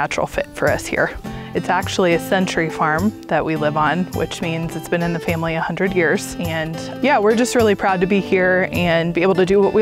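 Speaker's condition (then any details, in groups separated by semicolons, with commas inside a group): No condition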